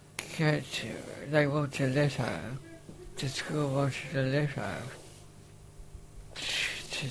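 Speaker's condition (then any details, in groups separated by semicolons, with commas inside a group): Facioscapulohumeral muscular dystrophy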